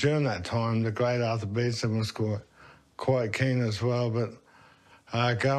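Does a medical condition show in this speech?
Yes: motor neurone disease; speech now affected, swallowing and talking still possible.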